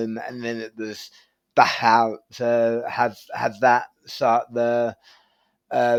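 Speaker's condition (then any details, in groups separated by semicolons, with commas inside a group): Tongue cancer surgery; recovering from major surgery and chemoradiation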